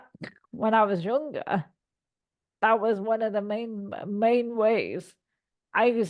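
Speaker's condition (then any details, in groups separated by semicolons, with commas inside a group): Cerebral palsy; all four limbs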